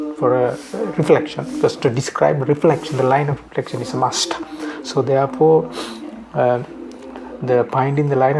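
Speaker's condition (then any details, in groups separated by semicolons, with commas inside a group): No condition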